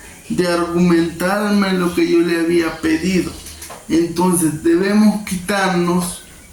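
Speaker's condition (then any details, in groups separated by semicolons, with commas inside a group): Cerebral palsy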